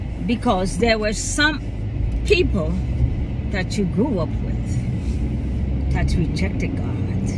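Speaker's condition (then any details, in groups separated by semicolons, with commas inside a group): No condition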